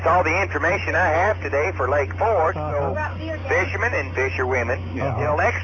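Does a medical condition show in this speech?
No.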